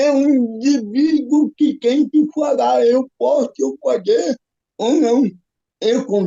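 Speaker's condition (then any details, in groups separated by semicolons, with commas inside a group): Cerebral palsy; physical disability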